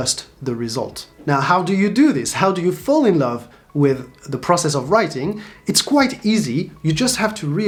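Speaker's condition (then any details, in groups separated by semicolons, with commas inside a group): No condition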